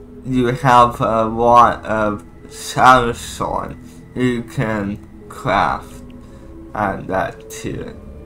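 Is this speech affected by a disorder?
Yes: cerebral palsy.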